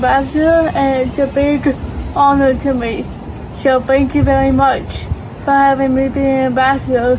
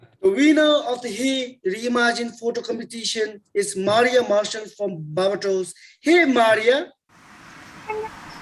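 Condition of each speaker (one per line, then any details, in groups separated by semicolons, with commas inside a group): Cerebral palsy; oxygen deprivation, 5 minutes
No condition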